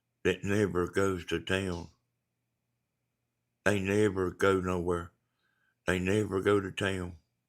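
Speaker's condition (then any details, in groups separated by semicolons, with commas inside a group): Brain bleed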